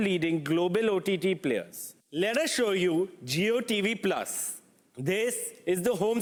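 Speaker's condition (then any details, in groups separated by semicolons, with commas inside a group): No condition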